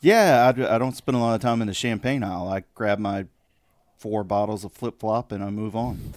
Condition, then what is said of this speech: None; typical speech.